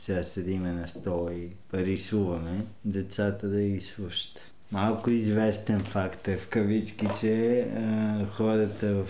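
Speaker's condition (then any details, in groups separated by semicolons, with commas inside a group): Cerebral palsy; oxygen loss at birth, stroke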